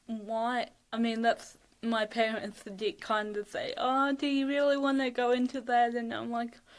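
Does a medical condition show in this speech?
Yes: cerebral palsy (athetoid); fatigue.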